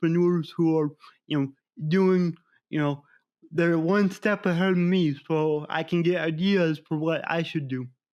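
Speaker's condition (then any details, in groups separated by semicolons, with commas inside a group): Cerebral palsy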